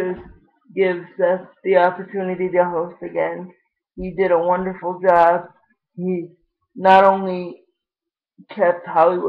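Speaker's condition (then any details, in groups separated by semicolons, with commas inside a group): Cerebral palsy; lifelong, wheelchair user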